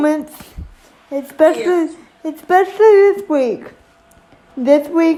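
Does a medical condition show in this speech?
Yes: cerebral palsy; uses wheelchair; can speak.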